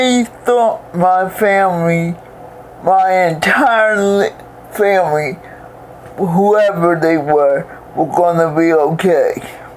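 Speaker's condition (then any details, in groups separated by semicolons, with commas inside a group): Cerebral palsy; most of life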